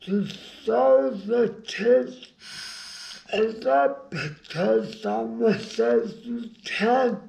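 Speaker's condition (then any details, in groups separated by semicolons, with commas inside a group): Brain injury; speaks poorly, pushes air past vocal cords with fingers, aspirates saliva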